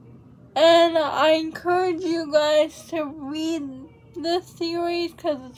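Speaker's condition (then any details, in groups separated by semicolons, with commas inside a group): Cerebral palsy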